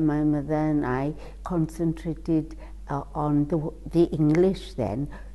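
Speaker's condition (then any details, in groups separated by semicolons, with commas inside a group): Cerebral palsy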